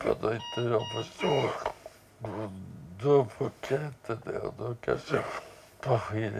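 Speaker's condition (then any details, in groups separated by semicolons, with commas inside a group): ALS; whole body affected; five years since onset, whole body paralysed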